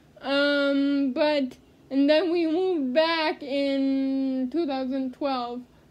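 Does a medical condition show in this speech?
Yes: cerebral palsy; speech therapy.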